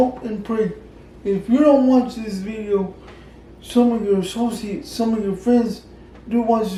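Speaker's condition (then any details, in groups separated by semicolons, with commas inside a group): Cerebral palsy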